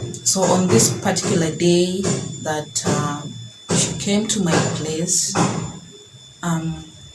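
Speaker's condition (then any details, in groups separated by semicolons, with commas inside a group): No condition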